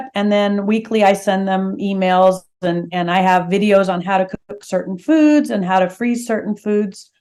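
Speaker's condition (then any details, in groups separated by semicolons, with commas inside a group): No condition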